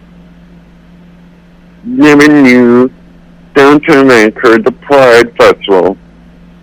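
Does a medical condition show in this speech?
Yes: cerebral palsy; accepts own voice.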